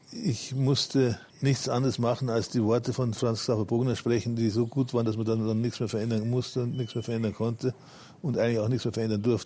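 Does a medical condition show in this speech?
Yes: Parkinson's disease; feels symptom-free when well adjusted.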